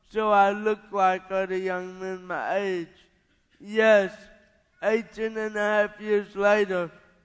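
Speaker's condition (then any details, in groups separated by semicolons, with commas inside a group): Cerebral palsy; caused by parents' lifestyle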